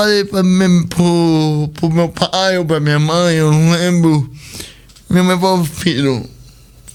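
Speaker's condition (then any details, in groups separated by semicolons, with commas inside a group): Cerebral palsy; speech not normal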